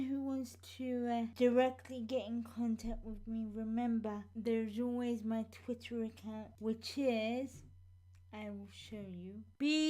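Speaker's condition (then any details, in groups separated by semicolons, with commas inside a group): Cerebral palsy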